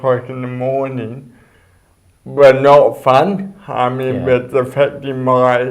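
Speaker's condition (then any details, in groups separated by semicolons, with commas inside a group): Cerebral palsy; speech impediment, noticeable voice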